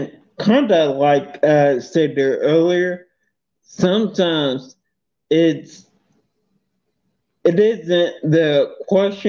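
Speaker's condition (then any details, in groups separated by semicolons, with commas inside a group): Multiple sclerosis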